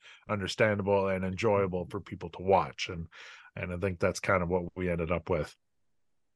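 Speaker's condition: No condition

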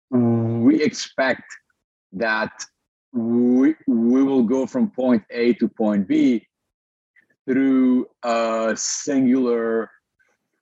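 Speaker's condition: Stutter; stutter since birth in Lebanon, speaking disability, breathing technique partly controls it, Toastmasters practice; stutters openly during interview, experienced public speaker; audible stutter, pauses may sound like internet lag; repeated sounds, blocks

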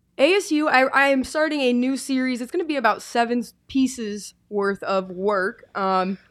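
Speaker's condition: No condition

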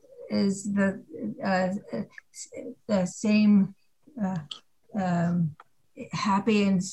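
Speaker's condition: Aphasia after stroke; two strokes one month apart, artery dissection blocking blood flow, symptoms came on slowly, ten and a half years ago; writing slow

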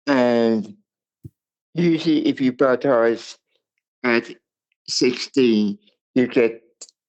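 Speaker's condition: Cerebral palsy; attended speech impairment boarding school

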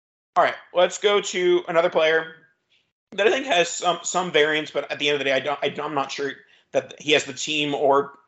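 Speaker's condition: No condition

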